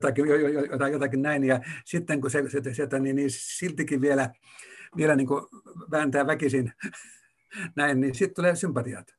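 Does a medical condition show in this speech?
Yes: stuttering; since early childhood; in seventies, still stuttering; soft sounds easier, forceful plosive k and t in Amharic easy, pushes through stuttering; here repeated sounds, repeated words, prolonged sounds.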